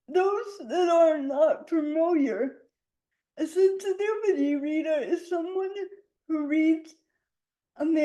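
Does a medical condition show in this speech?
Yes: quadriplegic cerebral palsy.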